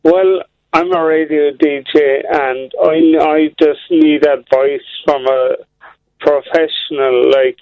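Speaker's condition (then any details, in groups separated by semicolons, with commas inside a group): Slurred speech, mild; slurred speech since fall from two-story window at age three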